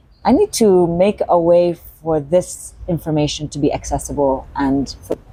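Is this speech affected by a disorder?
No.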